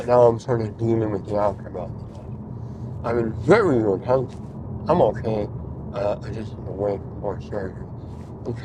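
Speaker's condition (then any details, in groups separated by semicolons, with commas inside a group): Mouth cancer surgery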